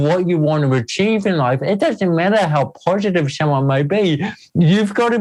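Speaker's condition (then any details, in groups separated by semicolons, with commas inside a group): Cerebral palsy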